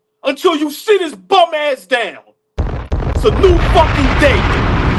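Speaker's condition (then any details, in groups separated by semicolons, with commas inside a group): No condition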